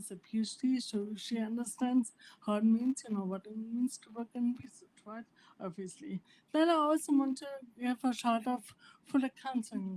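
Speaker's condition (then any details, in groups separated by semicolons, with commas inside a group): Primary lateral sclerosis; spasticity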